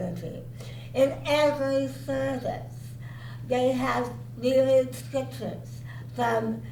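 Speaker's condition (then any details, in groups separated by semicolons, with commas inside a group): Cerebral palsy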